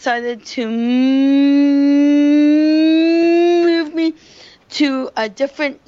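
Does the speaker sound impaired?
Yes: stuttering; developmental stutter since starting to talk, childhood speech therapy with speech pathologist Lisa Avery; stuttering audible during interview, finds stuttering exhausting; stutters more with opposite sex, therapy taught slower blended speech, cannot sustain it in job interviews; here blocks.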